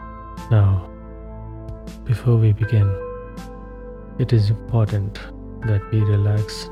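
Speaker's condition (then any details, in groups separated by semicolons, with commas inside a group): No condition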